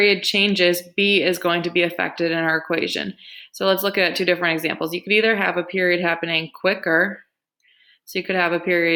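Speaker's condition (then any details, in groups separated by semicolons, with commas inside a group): No condition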